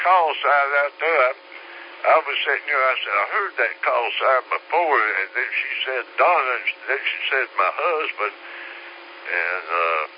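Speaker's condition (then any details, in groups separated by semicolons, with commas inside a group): Slurred speech; takes 17 different medications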